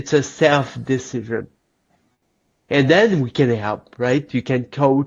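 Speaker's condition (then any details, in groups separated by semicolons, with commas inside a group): Cerebral palsy; lifelong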